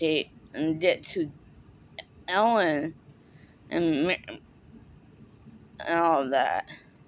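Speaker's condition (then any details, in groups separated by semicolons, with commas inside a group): Cerebral palsy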